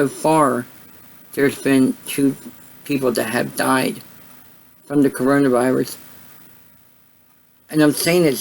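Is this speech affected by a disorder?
Yes: cerebral palsy; voice sound affected.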